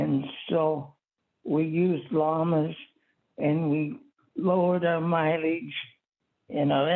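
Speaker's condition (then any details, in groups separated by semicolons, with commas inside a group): Parkinson's; severe tremors, deep brain stimulation five years after diagnosis; about 13 years since diagnosis, DBS very effective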